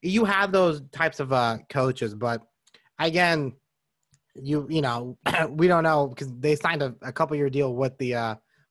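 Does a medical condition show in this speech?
No.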